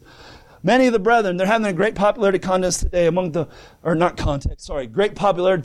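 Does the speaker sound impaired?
No.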